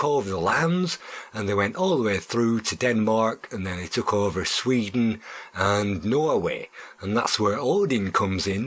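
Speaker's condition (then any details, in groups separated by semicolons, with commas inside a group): No condition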